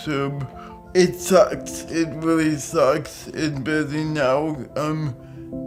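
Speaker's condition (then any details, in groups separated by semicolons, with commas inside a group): Cerebral palsy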